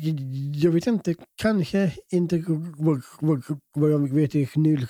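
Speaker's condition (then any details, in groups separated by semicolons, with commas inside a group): Down syndrome; present from birth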